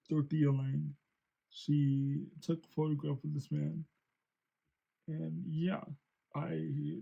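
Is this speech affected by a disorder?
Yes: cerebral palsy; since birth.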